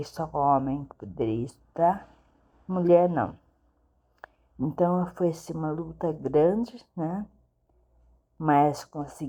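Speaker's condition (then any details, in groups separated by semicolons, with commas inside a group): Cerebellar ataxia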